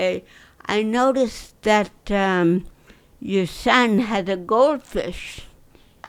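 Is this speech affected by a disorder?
Yes: cerebral palsy.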